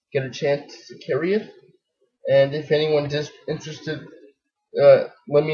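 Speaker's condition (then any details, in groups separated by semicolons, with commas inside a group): Cerebral palsy, spastic diplegia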